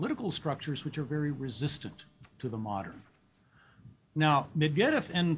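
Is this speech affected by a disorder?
No.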